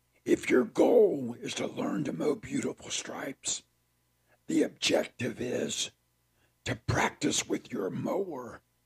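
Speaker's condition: Partial laryngectomy; about 20 years since sudden onset, speech still self-described as unusual

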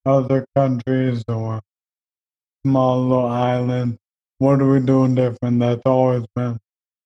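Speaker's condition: ALS; eyes expected to last long

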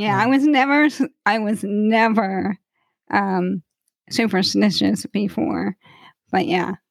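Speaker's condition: ALS; voice weaker when tired or after much talking

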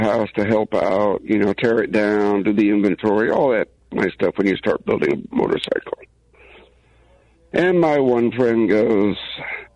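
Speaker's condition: No condition

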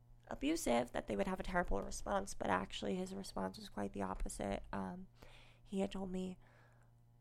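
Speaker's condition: Cleft lip and palate, unilateral

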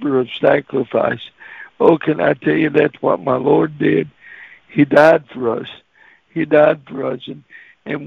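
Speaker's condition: Cerebral palsy; can't talk plain when nervous

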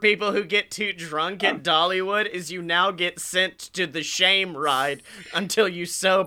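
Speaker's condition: No condition

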